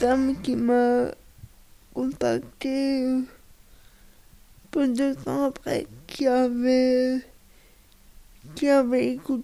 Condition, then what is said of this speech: Cerebral palsy. Maman, moi c'est vrai que par rapport à des gens, à des gens valides, passer à la radio, ça me demande pas mal d'efforts au niveau articulation,